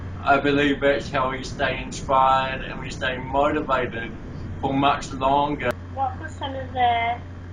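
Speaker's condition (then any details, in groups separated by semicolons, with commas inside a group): Cerebral palsy; from birth, mild brain injury, affects walking and talking; voice slightly shaky, talking a major challenge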